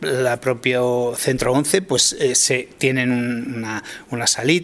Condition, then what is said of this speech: No condition.